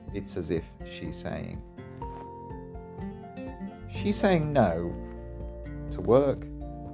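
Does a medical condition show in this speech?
No.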